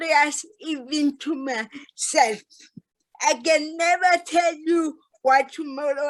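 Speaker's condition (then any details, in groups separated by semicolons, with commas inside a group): Cerebral palsy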